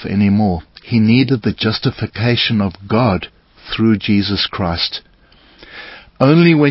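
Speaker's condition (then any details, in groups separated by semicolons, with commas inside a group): No condition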